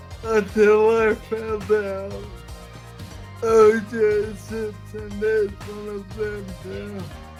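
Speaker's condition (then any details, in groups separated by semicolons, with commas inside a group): Friedreich's ataxia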